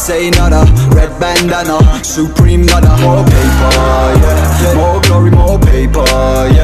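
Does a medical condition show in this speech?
No.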